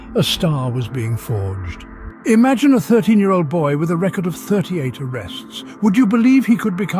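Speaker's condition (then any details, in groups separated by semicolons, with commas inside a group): No condition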